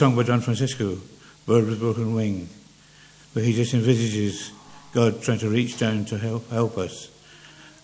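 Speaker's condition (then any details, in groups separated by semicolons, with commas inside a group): Parkinson's; less clear than before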